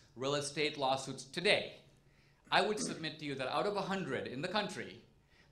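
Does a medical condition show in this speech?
No.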